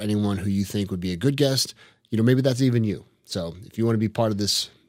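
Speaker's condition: No condition

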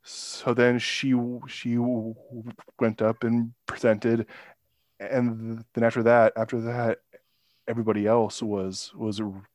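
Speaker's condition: Stuttering; stuttering since childhood, severe in middle and high school, could not get words out, several intensive camps when younger; word and part-word repetitions, blocks on own name; repeated words, prolonged sounds

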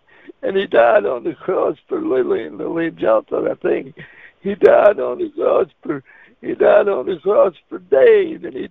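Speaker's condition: Cerebral palsy; wheelchair user

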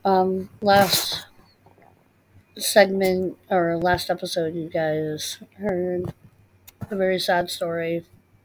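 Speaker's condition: Cleft lip and palate; congenital unilateral cleft lip, palate split down middle, many childhood surgeries, left nostril blocked by cartilage; childhood speech impediment, slow speech development, audible heavy breathing or wheezing heard over words

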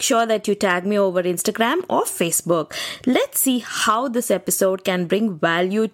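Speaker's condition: No condition

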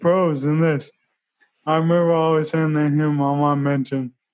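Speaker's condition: ALS; unable to run, uses wheelchair-specific running chair pushed by friend Bobby; pushed in running events by Bobby, training 3-4 times weekly toward marathon in running chair

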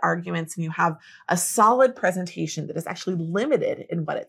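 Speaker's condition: No condition

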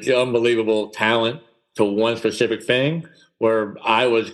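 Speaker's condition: Cleft palate; congenital cleft palate

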